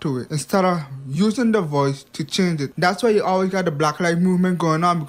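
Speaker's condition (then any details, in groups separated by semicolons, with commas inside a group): Hearing impairment; past speech impediment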